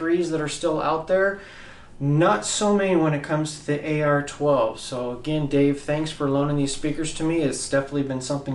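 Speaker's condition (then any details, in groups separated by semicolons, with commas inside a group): No condition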